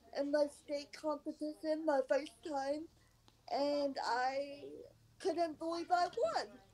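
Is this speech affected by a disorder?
Yes: cerebral palsy; onset at 19 days old from encephalitis, high fever and first seizure, 23 years, scoliosis, scoliosis surgery; leg cramps from staying in one position and poor circulation, back pain resolved after surgery.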